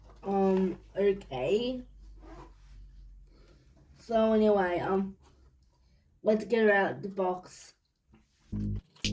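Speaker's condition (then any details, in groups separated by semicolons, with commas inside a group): Cerebral palsy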